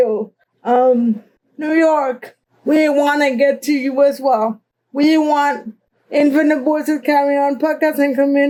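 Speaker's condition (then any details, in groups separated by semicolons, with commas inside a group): Cerebral palsy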